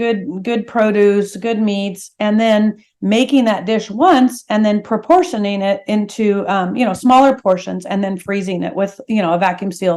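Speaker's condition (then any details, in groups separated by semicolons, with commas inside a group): No condition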